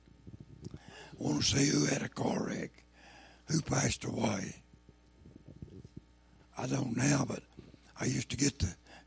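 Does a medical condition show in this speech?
Yes: throat cancer, lost vocal cord; kept trying to preach with no voice.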